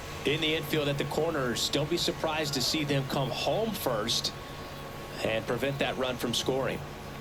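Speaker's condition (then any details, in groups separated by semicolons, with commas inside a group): No condition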